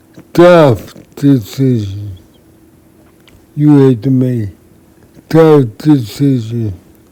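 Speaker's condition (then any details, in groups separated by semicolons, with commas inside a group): Multiple sclerosis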